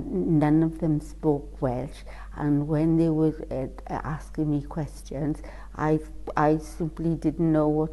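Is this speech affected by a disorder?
Yes: cerebral palsy; cannot pronounce condition name correctly.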